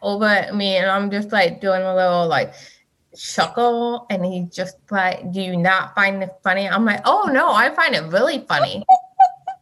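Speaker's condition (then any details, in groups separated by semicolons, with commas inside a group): Deaf; reads transcription app to follow speech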